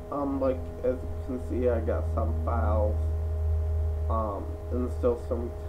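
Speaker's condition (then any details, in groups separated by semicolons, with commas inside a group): Cerebral palsy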